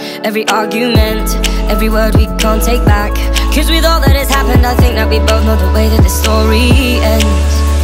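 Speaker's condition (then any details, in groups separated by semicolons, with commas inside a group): No condition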